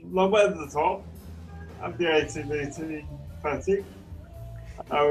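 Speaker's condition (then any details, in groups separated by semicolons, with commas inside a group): Cerebral palsy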